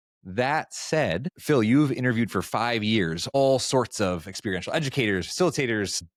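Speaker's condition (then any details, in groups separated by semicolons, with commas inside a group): No condition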